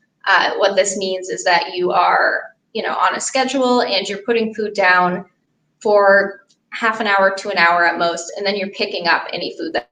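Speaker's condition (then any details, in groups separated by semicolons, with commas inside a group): No condition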